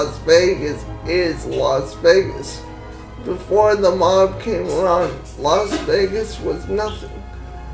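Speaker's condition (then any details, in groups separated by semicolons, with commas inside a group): Cerebral palsy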